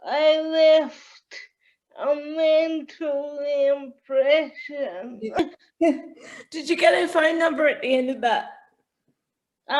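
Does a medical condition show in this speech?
Yes: cerebral palsy.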